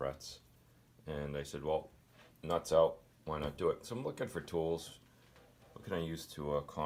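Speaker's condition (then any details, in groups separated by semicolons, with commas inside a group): No condition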